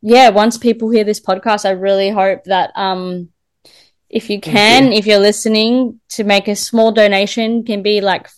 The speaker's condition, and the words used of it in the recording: No condition.